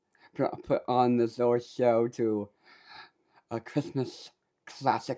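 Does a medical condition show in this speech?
Yes: Down syndrome.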